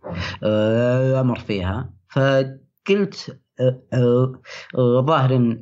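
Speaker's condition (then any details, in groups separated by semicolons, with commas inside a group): Stuttering; stutter from about age 10, mild then worsening, obstacle by 15, later stuttering control program; worst period of stutter currently, stutter increased, anxiety disorder treated at psychiatric clinic; stutter greatly controlled after program, now increased again, hardest in meetings and work communication; prolonged sounds, blocks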